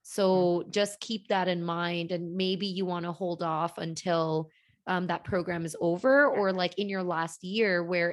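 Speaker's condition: No condition

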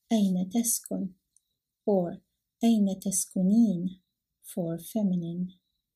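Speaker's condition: No condition

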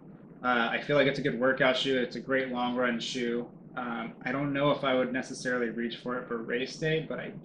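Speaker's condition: No condition

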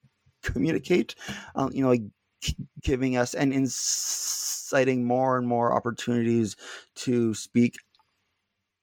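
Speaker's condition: Stuttering; little stuttering during this recording; not stuttering much at time of recording; blocks

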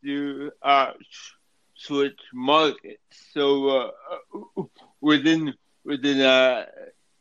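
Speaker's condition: Cerebral palsy; affects speech

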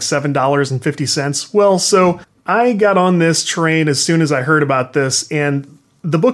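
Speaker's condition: No condition

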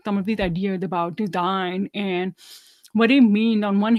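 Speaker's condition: Deafness, severe

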